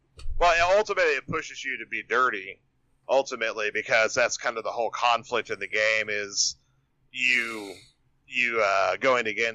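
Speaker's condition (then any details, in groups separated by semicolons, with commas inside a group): No condition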